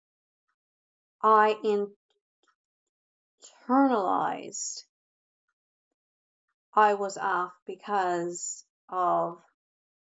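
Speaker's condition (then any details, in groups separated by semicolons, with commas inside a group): Stuttering; stuttering since childhood, childhood speech therapy, no cure; currently in speech therapy, neck relaxation and breathing techniques, fluency skills; still stutters, notably on own name or number, therapy increased fluency; prolonged sounds, blocks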